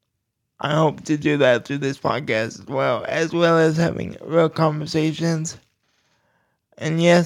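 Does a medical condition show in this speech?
Yes: cerebral palsy; low voice.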